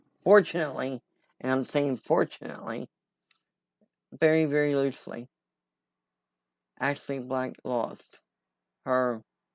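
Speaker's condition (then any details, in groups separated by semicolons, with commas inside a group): Cerebral palsy; voice sound affected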